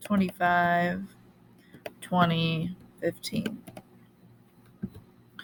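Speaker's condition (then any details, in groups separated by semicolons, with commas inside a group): No condition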